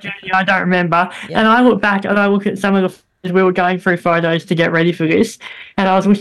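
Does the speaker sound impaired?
Yes: bilateral cleft lip and palate; congenital bilateral, many operations from 3 months, hip bone graft to mouth, pharyngeal flap throat operation; young adult, speech therapy throughout life, still cannot say th sound well; childhood voice squeaky, very airy and nasal, th and sh sounds hard, much improved.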